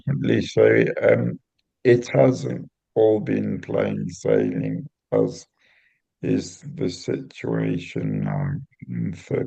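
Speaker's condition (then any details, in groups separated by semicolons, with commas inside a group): Cerebral palsy; intrathecal baclofen pump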